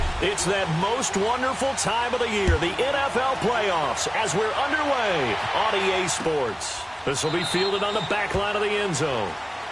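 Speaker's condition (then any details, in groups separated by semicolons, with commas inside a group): No condition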